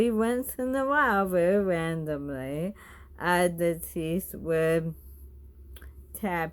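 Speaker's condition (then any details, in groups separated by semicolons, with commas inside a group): Bulbar ALS, bulbar onset; food sticks to teeth, extra saliva, choking risk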